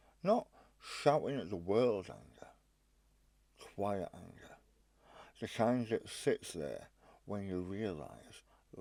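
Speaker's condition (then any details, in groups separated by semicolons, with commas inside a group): Stage 4 tongue cancer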